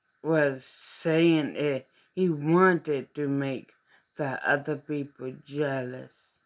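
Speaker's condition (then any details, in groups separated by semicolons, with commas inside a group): Mild cerebral palsy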